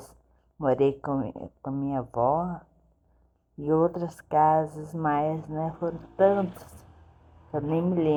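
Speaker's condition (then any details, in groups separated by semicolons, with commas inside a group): Cerebellar ataxia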